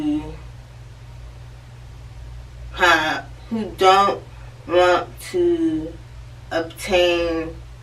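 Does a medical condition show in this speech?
Yes: cerebral palsy.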